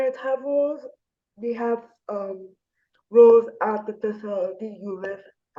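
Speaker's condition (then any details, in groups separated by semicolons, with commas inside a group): Spastic diplegia cerebral palsy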